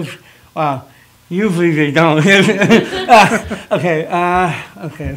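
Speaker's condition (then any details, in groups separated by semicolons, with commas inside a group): Cerebral palsy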